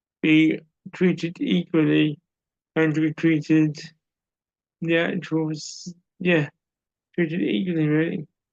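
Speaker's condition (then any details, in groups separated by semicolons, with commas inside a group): Cerebral palsy; uses wheelchair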